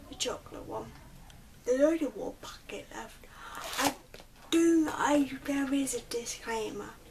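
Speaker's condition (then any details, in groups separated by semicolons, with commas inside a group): Cerebral palsy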